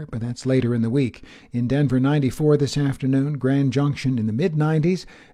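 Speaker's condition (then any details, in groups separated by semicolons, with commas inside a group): No condition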